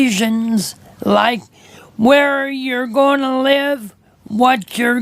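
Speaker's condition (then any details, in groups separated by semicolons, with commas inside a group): Cerebral palsy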